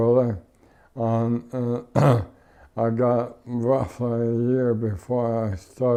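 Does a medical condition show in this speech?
Yes: ALS; tracheotomy, ventilator, wheelchair.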